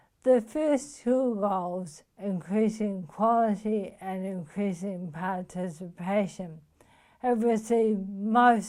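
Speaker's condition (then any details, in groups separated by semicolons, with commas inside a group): Motor neuron disease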